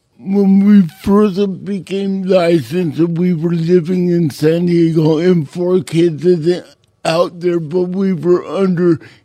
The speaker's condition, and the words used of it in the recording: Cerebral palsy. Well, obviously, I have a disability. I'm not drunk.